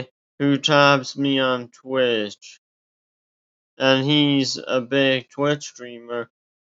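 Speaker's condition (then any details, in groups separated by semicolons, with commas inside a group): Tongue cancer surgery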